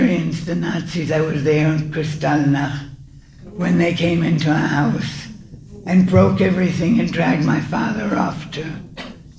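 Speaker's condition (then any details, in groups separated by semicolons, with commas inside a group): Parkinson's; speech difficulty attributed to disease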